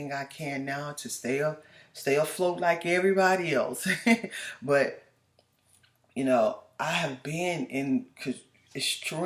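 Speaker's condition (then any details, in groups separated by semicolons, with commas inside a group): No condition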